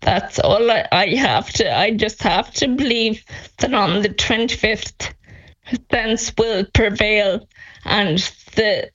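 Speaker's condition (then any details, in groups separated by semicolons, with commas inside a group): Friedreich's ataxia; speech deteriorating, voice banking on software for couple of hours, offered synthetic voices, expects voice loss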